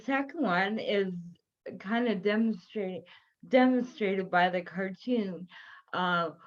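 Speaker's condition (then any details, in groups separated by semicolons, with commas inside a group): Cerebral palsy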